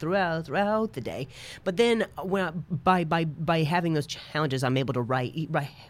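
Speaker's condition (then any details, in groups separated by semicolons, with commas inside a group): Stutter; acquired after softball injury playing shortstop about four years ago, told it was vocal contusion, mostly neurological; worse on stage when rushing and trying harder, occurs over phone, different cadence, throat shake; repeated words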